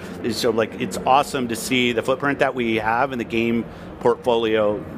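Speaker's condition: No condition

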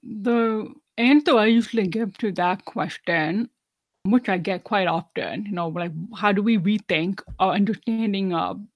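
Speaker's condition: Deafness, severe

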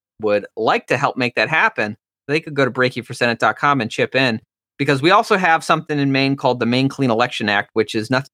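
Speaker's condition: No condition

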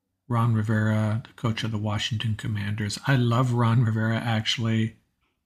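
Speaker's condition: No condition

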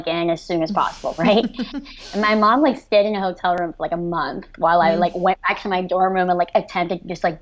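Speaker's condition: Cleft lip and palate, severe

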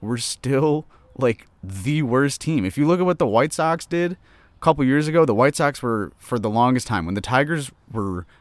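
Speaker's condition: No condition

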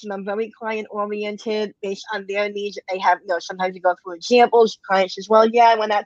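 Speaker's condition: Cleft lip and palate, bilateral

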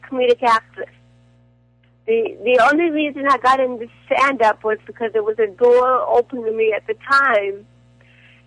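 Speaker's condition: Cerebral palsy; dependent on Botox

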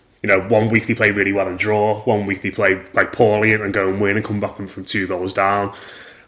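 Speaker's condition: No condition

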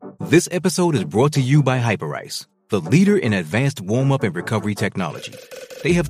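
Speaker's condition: No condition

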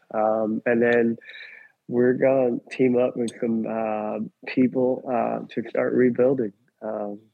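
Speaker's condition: Cleft lip and palate; congenital

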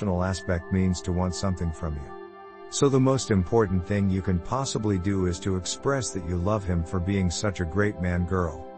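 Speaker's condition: No condition

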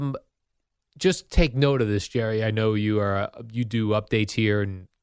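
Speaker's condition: No condition

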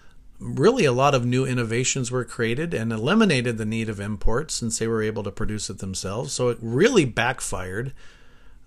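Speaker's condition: No condition

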